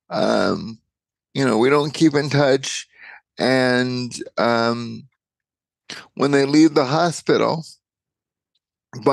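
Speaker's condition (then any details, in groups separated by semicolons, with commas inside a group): Cerebral palsy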